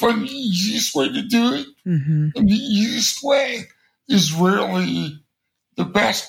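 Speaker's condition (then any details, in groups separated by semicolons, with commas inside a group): Cerebral palsy; congenital, since birth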